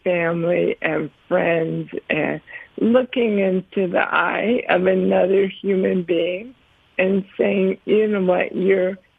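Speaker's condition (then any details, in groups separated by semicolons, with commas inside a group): ALS; diagnosed at 47, first signs running into walls, cannot use arms, legs or hands; about 7 years since diagnosis, slow progressor, types with eyes on computers; tongue affected, speaks more slowly than before, worried about voice but held up over 15 minutes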